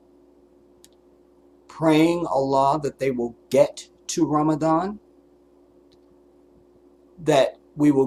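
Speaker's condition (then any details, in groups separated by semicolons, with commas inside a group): No condition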